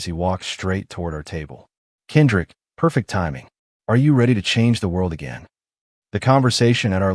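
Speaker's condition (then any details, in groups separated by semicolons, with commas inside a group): No condition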